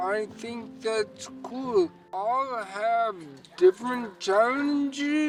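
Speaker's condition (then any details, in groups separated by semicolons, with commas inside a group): Traumatic brain injury; ataxia from cerebellar damage, poor muscle control and coordination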